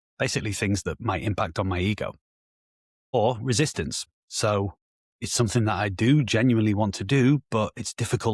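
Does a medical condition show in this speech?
No.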